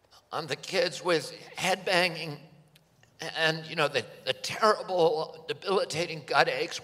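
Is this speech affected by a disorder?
Yes: spasmodic dystonia; likely from flu vaccine.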